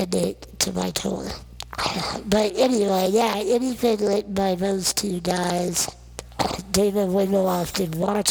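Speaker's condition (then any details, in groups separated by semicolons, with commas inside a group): Non-progressive muscular dystrophy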